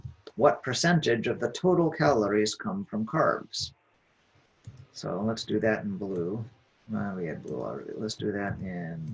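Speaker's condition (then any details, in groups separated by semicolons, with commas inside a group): No condition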